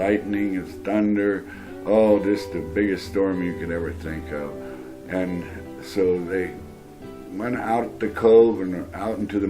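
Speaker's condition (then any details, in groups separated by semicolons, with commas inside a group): No condition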